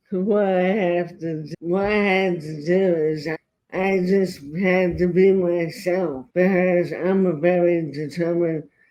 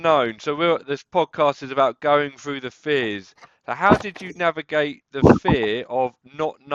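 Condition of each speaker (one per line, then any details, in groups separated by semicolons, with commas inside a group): Traumatic brain injury; traumatic, accident at 16, left arm spastic, tongue paralyzed; years post-injury, self-directed therapy, tendon release suggested; initially mute, relearned speech, new voice, lip hangs, drooling, relearned swallowing
No condition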